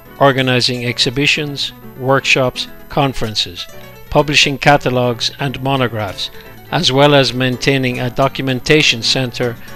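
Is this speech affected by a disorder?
No.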